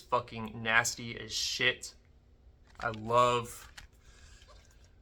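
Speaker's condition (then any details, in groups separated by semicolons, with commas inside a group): No condition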